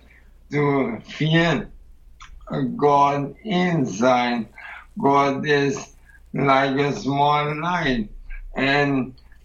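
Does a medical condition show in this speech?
Yes: ALS; progressive muscle weakness first noticed doing push-ups, initially blamed on accident; weight loss, falls, trouble using hands and arms, can no longer write; sounds drunk to strangers, voice weakened and more bubbling since Camino, wife Steffi helps explain.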